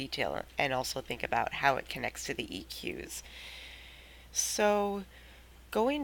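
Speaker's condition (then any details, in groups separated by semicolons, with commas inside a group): No condition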